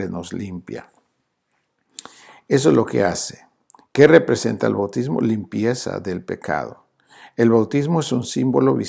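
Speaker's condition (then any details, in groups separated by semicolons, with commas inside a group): No condition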